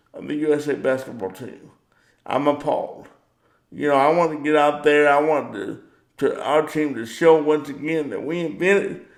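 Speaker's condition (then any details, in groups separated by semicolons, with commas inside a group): Cerebral palsy; power wheelchair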